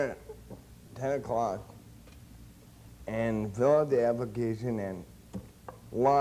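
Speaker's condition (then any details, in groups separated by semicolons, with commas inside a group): Cerebral palsy; since birth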